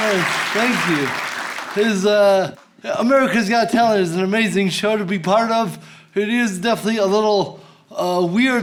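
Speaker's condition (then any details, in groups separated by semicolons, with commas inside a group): Cerebral palsy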